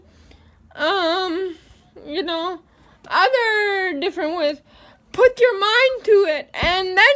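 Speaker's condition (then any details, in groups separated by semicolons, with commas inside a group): Cerebral palsy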